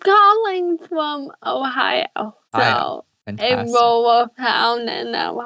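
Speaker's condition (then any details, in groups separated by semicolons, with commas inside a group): Cerebral palsy; present from birth; age 20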